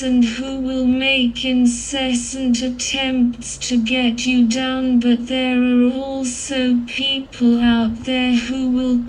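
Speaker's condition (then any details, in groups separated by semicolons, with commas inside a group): Cerebral palsy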